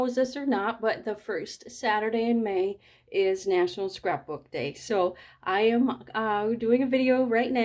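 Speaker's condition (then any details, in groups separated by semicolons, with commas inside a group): No condition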